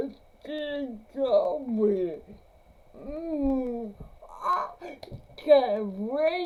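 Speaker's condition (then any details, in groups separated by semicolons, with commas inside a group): Cerebral palsy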